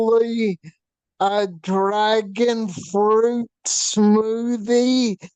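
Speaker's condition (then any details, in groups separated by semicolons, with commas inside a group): Hydrocephalus with shunt failure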